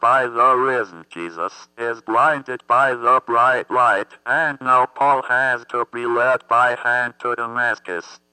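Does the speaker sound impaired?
Yes: athetoid cerebral palsy; speech therapist Judy.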